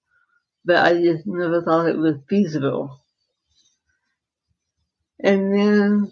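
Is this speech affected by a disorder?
Yes: dystonia; encephalitis at 4, secondary dystonia, almost no hand, arm use, left-side brain surgery at 17; slight speech impediment.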